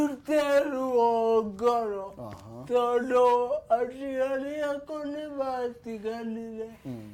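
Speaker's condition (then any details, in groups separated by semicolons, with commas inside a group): Cerebral palsy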